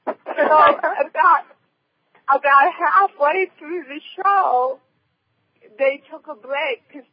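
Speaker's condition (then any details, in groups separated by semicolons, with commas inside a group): Cerebral palsy; present from birth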